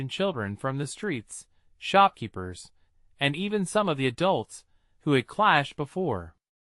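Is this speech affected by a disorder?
No.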